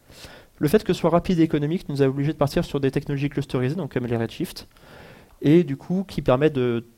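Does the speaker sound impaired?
No.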